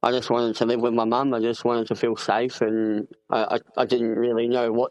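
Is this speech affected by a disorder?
Yes: cleft palate; congenital.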